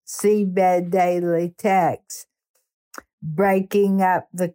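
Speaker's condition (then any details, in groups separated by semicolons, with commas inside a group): ALS; ALS diagnosed about 3.5 years before recording, told to conserve limited lifetime energy supply; host says her voice itself tells the story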